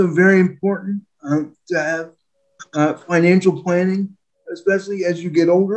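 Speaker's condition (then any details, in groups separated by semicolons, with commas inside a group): Spastic quadriplegic cerebral palsy; spastic quadriplegic, permanent wheelchair user; speaks clearly, easily understood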